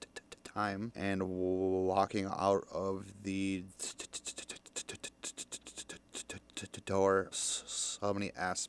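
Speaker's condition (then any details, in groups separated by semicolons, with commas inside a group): Stutter; stutter since young childhood, speech help stopped around age 11 or 12, therapy, 12-step programs, now sober; still stutters, public speaking still hard, sounded fluent on air, feels safe in studio; stutters on f of furniture mover, no stutter when drunk, cares less when feeling safe; repeated sounds, prolonged sounds, blocks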